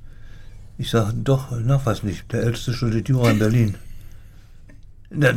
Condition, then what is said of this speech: Parkinson's disease. Das Kognitive, das Denken, Gedächtnis, Sprache und so weiter ist gar nicht betroffen.